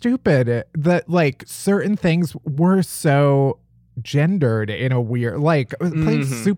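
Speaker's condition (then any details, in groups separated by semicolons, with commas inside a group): No condition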